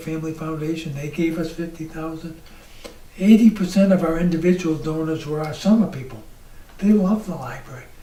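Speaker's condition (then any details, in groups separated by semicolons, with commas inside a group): ALS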